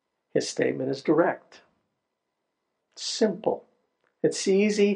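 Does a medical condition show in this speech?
No.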